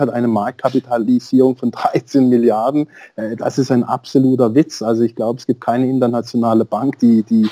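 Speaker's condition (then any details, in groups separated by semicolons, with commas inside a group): No condition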